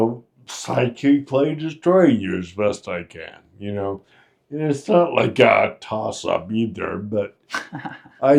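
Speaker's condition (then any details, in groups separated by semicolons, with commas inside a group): Friedreich's ataxia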